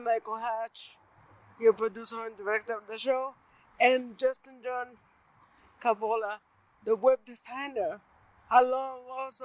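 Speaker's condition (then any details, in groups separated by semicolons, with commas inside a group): Cerebral palsy; present from birth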